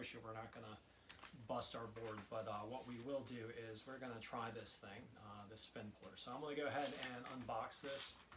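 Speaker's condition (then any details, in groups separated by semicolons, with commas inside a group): No condition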